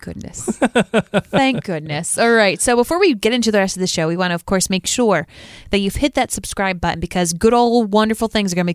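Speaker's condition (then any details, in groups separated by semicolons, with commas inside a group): No condition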